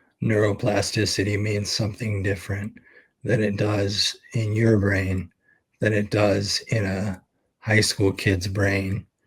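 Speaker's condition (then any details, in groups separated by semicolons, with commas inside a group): ALS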